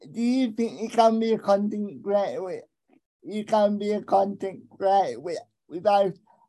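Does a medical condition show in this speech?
Yes: cerebral palsy; arms affected.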